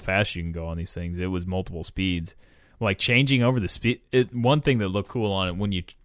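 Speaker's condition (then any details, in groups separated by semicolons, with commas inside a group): No condition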